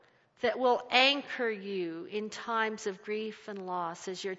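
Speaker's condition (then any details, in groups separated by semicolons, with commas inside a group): No condition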